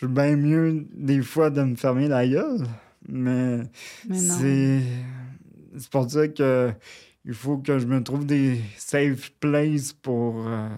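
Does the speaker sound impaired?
Yes: cerebral palsy, near quadriplegia.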